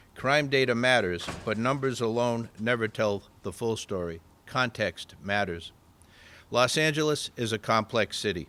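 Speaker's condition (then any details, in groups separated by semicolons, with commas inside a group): No condition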